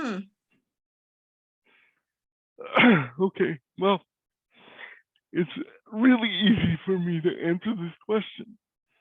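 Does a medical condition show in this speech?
Yes: cerebral palsy; voice is different.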